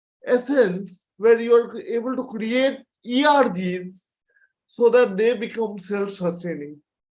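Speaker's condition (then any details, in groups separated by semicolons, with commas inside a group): Cerebral palsy; from birth, four major surgeries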